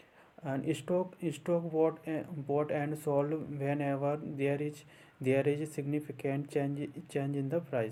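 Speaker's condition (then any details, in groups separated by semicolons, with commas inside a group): No condition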